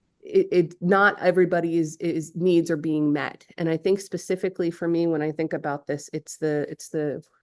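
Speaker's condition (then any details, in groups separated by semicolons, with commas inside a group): No condition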